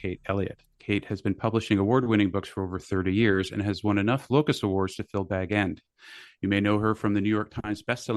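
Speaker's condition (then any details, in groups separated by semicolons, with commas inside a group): No condition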